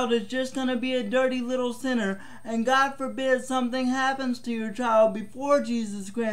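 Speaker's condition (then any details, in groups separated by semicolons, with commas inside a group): Cerebral palsy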